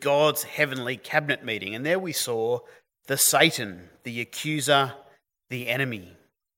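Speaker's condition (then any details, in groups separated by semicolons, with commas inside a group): No condition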